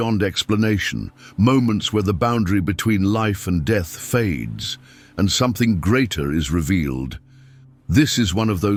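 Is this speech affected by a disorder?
No.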